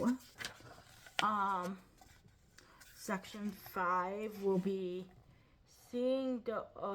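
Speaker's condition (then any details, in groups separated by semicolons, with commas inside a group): Cerebral palsy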